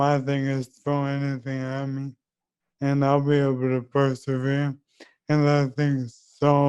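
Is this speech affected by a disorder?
Yes: ALS; leg onset, affects walking, arms, hands, speech; diagnosed at 29, about two years since diagnosis; voice currently clear, considering voice banking.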